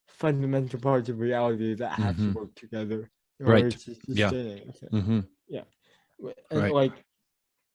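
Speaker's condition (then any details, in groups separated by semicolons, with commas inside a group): Cerebral palsy; mild speech impediment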